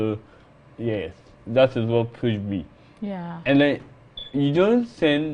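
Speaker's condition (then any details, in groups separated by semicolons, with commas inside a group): Cerebral palsy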